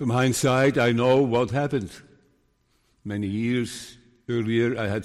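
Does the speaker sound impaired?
Yes: Parkinson's disease; sometimes stutters and blurs words, still preaching.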